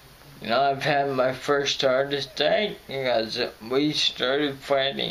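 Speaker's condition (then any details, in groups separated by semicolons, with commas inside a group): Friedreich's ataxia; Friedreich's ataxia, impaired hand-eye coordination; voice crackles when stressed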